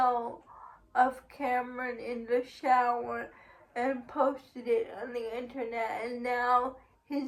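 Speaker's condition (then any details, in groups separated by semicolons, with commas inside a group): Cerebral palsy; uses wheelchair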